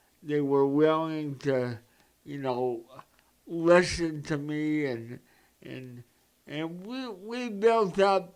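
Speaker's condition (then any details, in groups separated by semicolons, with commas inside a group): Cerebral palsy; present from birth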